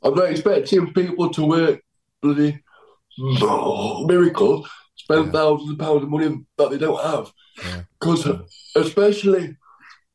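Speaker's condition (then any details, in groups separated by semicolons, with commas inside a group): Cerebral palsy; needs help getting up and dressing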